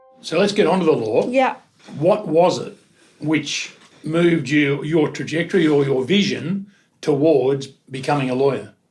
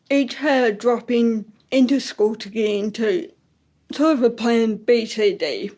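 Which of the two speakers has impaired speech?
The second: ataxic cerebral palsy; ataxic type, from birth, coordination and balance affected, crutches; diagnosed around age three, slower walking and handwriting.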